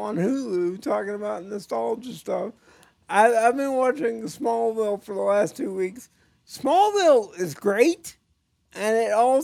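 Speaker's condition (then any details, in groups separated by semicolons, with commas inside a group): Cerebral palsy; chronic pain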